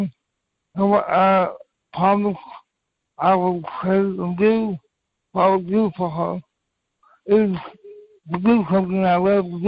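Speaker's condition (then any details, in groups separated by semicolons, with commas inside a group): Cerebral palsy; from birth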